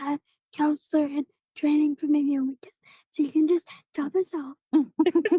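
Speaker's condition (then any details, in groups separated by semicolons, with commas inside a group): Cerebral palsy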